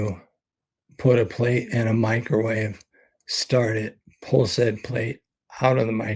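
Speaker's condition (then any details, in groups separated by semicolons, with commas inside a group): ALS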